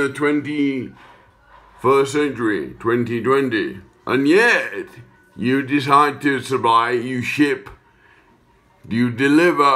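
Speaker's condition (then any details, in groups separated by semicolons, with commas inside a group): Acquired brain injury, ataxia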